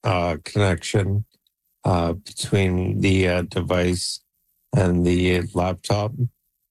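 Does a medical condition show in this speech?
Yes: ALS; left leg onset, age 48, Neuralink N1 brain implant about 3 months, Toronto Western Hospital; voice declining, still speaking naturally, controls computer via implant; voice deteriorating, voice banked with 11 Labs AI, future speech via Neuralink-controlled computer.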